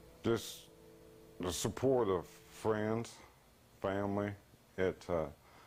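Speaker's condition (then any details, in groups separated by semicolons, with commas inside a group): ALS; affects neck and throat; struggles with small tasks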